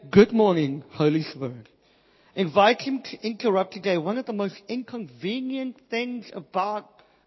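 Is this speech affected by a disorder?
Yes: cleft palate; congenital cleft palate, hole in palate, Pierre-Robin syndrome, affects all ENT, still struggles quite severely; speech most affected, hated own voice until about age 28, could not hear self preach.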